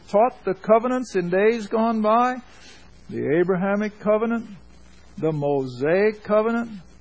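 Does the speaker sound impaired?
No.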